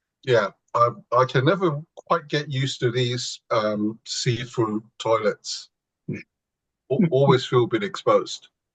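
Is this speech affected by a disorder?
No.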